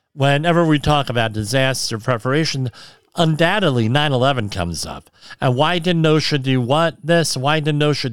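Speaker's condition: Cleft lip and palate

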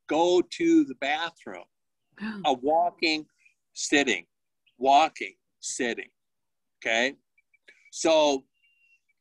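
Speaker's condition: Aphasia; loses about half the words in conversation

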